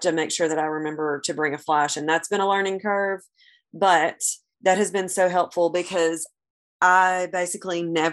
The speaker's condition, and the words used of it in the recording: No condition.